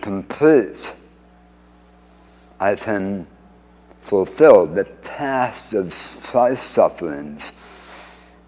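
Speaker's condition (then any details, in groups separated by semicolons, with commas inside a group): Speech impediment after cancer surgery; radiation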